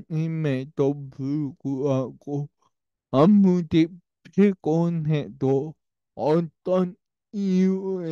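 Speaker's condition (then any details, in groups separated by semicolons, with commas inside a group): Brain lesion disability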